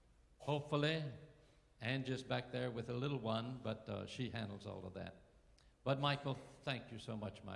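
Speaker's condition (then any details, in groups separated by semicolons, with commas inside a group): No condition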